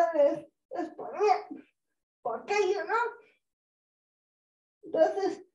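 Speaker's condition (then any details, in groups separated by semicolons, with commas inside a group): Cerebral palsy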